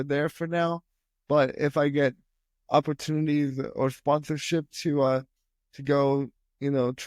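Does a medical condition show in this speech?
Yes: spastic quadriplegic cerebral palsy.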